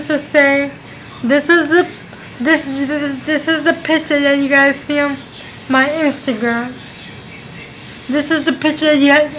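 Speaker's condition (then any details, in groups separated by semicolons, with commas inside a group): Cerebral palsy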